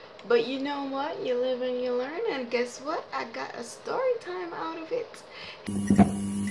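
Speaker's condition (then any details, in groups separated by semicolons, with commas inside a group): No condition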